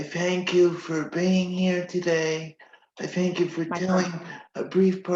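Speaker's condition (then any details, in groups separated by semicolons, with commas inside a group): Cerebral palsy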